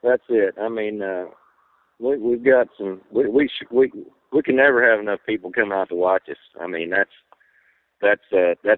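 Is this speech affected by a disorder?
No.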